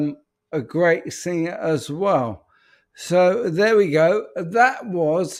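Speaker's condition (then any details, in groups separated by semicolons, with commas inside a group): ALS; speech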